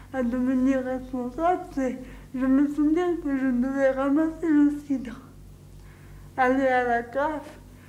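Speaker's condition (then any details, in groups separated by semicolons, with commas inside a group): Cerebral palsy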